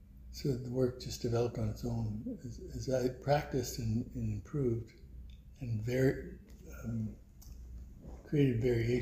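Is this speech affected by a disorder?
Yes: Parkinson's; voice weakened by Parkinson's, knee replaced after hardly walking, earlier taught from chair; voice went with Parkinson's, can still whisper, formerly whisper carried and was heard.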